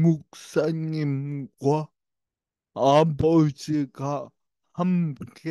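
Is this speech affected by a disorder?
Yes: brain lesion disability.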